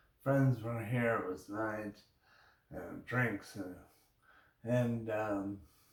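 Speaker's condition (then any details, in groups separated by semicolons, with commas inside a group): Brain injury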